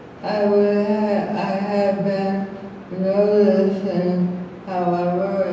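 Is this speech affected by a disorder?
Yes: ALS; ALS accent, speaks very slowly.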